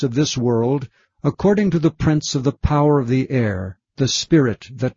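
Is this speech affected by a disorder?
No.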